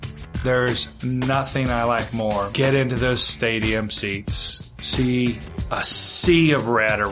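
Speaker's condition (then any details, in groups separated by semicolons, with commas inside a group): No condition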